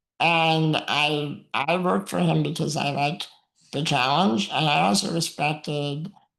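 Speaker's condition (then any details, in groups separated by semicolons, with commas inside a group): Muscular dystrophy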